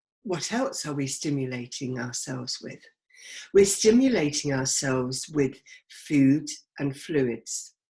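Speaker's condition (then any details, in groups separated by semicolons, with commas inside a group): No condition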